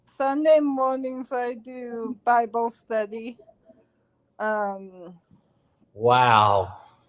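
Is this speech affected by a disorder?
Yes: cerebral palsy; talks too fast.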